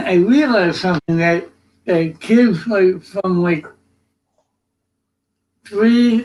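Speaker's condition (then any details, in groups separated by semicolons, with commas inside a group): Cerebral palsy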